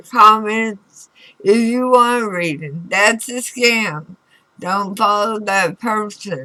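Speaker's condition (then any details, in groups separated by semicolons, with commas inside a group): Throat cancer radiation damage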